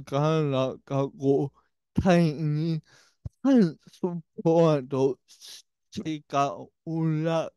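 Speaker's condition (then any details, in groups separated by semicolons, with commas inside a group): Brain lesion disability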